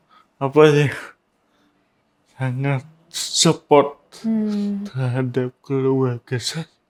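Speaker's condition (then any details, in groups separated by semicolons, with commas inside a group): Cerebral palsy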